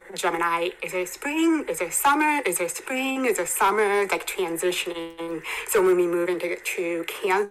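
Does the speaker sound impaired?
Yes: hearing impairment, congenital, bilateral cochlear implants; further hearing loss at 27.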